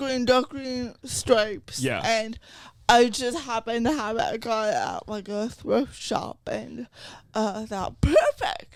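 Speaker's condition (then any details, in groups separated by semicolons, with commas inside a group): Cerebral palsy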